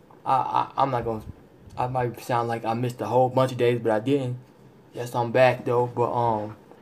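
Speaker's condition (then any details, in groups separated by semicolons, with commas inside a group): No condition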